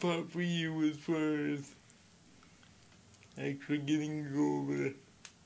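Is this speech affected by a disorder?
Yes: speech impediment; sometimes hard for others to understand, masked poll worker behind plexiglass could not understand.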